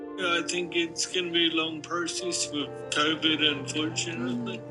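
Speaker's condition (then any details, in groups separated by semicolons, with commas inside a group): Cerebral palsy, mild; mainly affects speech, slight speech impediment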